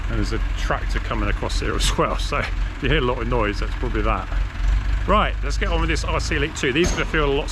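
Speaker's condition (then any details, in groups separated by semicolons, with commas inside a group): No condition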